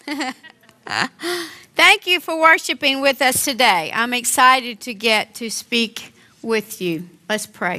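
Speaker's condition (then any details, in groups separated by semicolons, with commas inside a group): No condition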